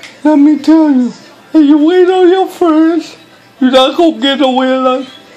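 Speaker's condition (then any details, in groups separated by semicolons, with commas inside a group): Cerebral palsy; speech hard to understand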